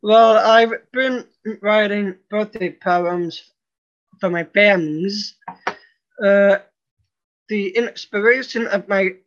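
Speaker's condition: Down syndrome; 36-year-old man, from birth

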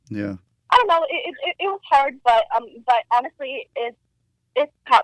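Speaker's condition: Stuttering; stuttering attributed to childhood trauma of mother's absence; severe stuttering, fluctuates, turns on and off, sometimes mild, sometimes very bad; repeated sounds, repeated words

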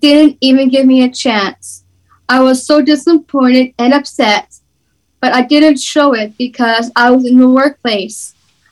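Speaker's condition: Down syndrome; visible disability

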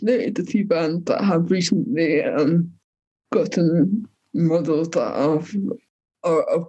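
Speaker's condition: Cerebral palsy; physiotherapy in childhood

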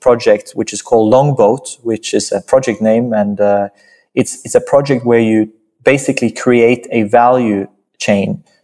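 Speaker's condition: No condition

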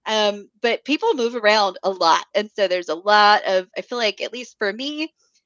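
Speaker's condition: No condition

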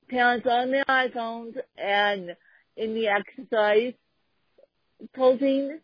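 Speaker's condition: Cerebral palsy; awful feet about 30 years from cerebral palsy, foot surgery, internally rotated gait, wears orthotics; still walks on inner side of feet despite surgery

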